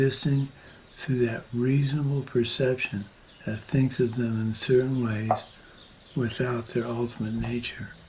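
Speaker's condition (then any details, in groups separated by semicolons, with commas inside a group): Parkinson's disease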